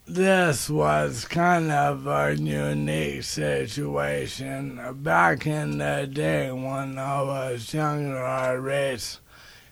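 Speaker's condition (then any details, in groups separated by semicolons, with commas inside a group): ALS; speech impairment noticed before diagnosis, prompted doctor visit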